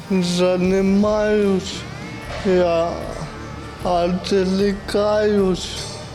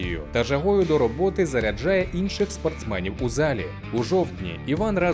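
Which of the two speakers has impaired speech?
The first: cerebral palsy; impaired central nervous system function.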